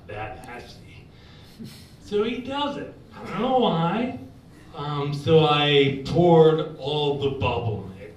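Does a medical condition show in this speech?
Yes: ataxia; slow delivery, occasional slurring, frequent pauses to breathe.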